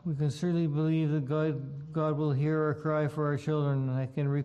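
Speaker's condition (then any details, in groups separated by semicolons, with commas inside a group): Parkinson's disease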